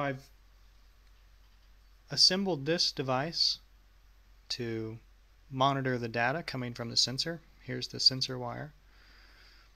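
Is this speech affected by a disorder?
No.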